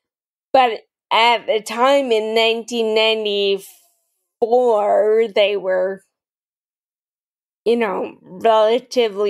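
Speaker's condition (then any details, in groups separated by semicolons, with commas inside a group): Friedreich's ataxia, mild; mild speech issues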